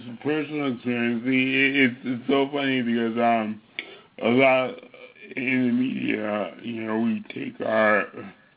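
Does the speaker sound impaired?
Yes: cerebral palsy; cannot be hidden when acting.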